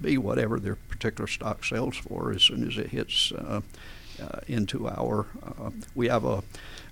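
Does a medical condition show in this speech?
Yes: spasmodic dysphonia; adult onset, diagnosed by otolaryngologist.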